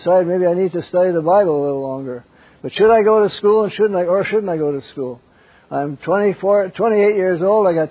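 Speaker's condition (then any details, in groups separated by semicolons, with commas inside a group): Parkinson's; wakes up around 3 am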